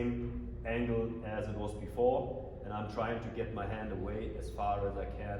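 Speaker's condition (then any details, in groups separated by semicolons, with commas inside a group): No condition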